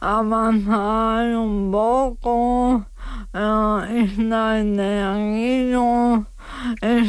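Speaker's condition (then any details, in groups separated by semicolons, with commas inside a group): ALS; diagnosed at about age 35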